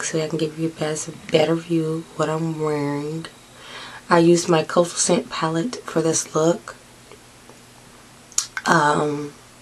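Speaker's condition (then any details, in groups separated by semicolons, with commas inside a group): No condition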